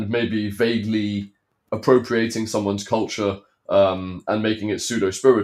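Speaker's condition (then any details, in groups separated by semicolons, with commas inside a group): No condition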